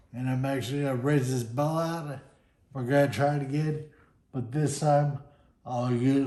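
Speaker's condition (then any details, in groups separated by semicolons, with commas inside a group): Friedreich's ataxia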